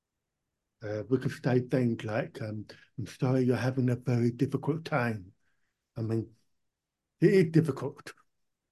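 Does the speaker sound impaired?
Yes: profound deafness; born profoundly deaf, powerful hearing aids early, cochlear implant one ear after ear problem; cochlear implant about 20 years, hears nothing with implant off; hearing aids let own speech be heard, speech not too bad.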